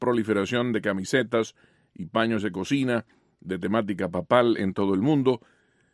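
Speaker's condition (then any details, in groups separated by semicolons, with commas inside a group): No condition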